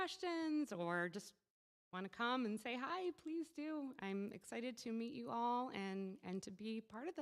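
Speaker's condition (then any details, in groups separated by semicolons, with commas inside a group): No condition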